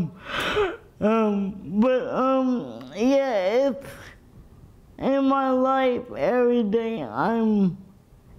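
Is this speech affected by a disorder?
Yes: cerebral palsy.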